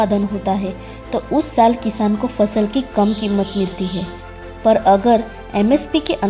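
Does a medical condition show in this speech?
No.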